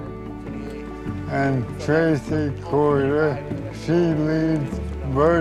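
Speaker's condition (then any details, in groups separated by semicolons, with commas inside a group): ALS; uses wheelchair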